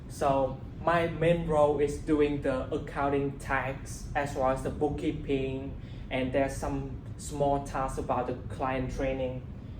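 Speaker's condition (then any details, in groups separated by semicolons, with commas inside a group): No condition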